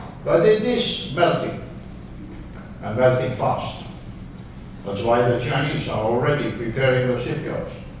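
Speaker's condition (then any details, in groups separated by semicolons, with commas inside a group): No condition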